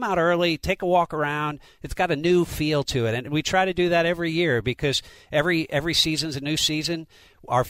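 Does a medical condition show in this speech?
No.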